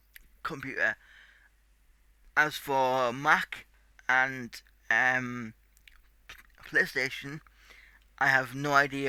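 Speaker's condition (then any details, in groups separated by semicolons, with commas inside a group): Cerebral palsy; tight muscles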